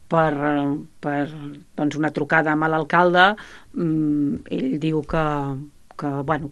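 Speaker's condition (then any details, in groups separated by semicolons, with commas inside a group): No condition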